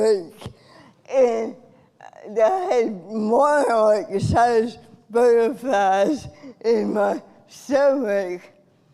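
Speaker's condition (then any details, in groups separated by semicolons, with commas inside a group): Cerebral palsy; from birth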